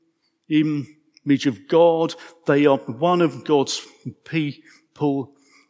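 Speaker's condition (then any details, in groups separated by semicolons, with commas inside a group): Stammer; man aged 55; stammer audible in speech; repeated sounds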